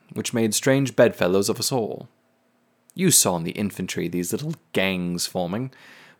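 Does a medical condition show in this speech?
No.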